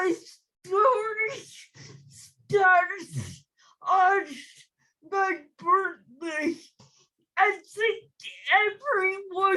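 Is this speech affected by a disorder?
Yes: cerebral palsy; oxygen deprivation at birth.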